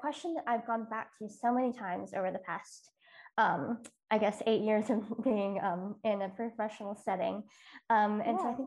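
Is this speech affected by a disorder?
Yes: cleft lip and palate.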